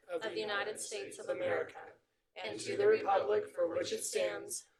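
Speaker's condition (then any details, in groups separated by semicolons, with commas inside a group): No condition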